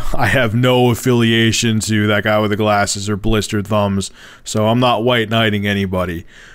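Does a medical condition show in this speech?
No.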